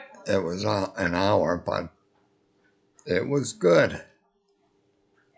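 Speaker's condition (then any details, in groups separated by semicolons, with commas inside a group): Multiple sclerosis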